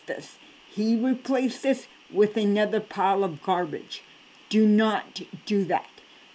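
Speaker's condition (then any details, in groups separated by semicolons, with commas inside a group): Cerebral palsy; cannot walk, crawls to get around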